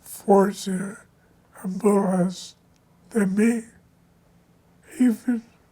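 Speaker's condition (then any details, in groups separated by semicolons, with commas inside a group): ALS; voice lost timbre, losing use of voice and hands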